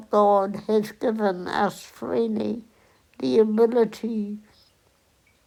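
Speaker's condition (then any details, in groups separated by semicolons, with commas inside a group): Cerebral palsy; onset at 8 days old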